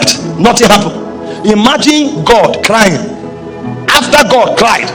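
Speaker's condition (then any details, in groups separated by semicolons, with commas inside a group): No condition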